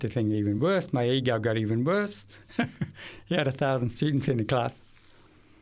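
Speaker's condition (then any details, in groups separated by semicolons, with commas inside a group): Severe to profound hearing loss, acquired, from meningitis at age 8; decades since onset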